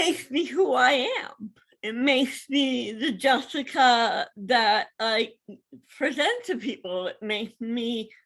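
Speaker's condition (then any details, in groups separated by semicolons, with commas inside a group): Cerebral palsy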